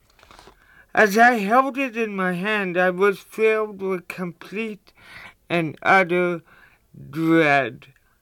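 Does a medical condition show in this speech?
Yes: cerebral palsy; cerebral palsy since childhood, visible, coordination difficulties.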